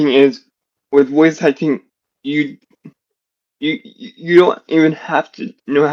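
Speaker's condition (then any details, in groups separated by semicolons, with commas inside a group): Generalized dystonia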